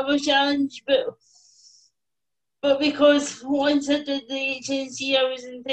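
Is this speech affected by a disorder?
Yes: cerebral palsy.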